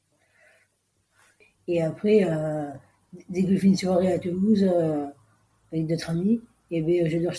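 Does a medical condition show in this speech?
Yes: Down syndrome; congenital.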